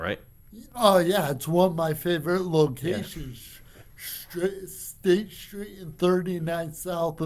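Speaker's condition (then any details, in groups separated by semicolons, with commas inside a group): Cerebral palsy; from birth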